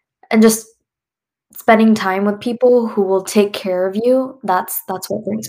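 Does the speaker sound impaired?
No.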